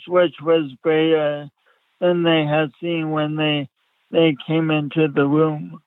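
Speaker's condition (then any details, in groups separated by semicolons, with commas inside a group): Speech impediment; since childhood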